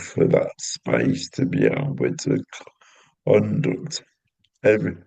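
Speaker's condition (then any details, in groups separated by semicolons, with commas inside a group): Cerebral palsy; intrathecal baclofen pump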